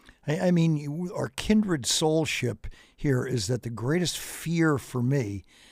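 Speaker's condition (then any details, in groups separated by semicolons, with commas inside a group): No condition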